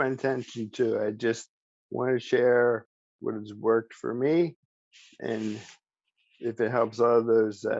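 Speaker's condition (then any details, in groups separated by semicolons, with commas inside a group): ALS; speech still preserved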